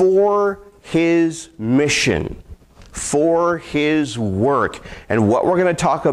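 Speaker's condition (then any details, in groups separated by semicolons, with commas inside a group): No condition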